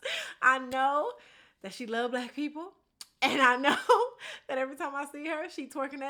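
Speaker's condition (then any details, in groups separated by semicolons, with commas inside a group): No condition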